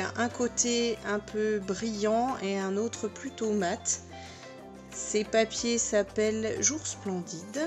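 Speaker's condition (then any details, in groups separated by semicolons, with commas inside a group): No condition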